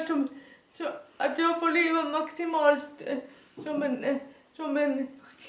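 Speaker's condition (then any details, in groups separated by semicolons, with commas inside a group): Dyskinetic cerebral palsy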